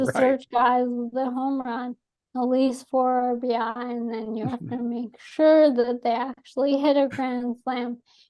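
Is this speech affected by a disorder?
Yes: ALS; atypical case.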